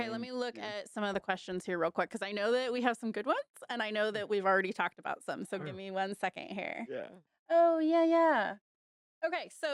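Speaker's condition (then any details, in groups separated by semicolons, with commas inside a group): No condition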